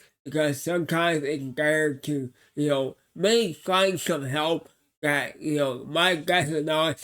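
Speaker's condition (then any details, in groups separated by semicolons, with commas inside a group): Cerebral palsy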